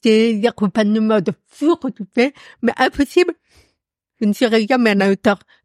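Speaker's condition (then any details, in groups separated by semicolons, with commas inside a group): Profound deafness; noticeable to everyone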